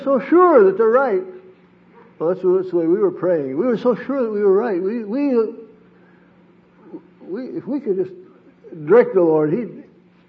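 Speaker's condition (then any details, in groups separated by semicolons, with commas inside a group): Parkinson's disease; sleep disrupted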